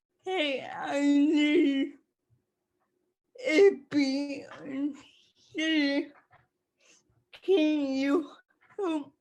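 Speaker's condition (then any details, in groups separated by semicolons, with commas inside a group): Cerebral palsy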